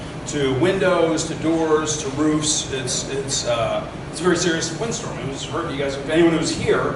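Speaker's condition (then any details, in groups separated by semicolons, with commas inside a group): No condition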